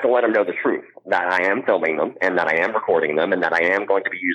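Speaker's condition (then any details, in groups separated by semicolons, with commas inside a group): Cleft palate; ear pressure not relieved, cannot clear ear, ear hurts in wrestling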